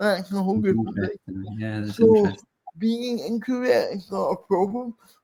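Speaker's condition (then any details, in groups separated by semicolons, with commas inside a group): Cerebral palsy; speech impairment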